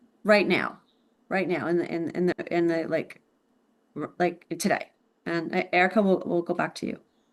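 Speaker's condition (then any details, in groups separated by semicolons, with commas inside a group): No condition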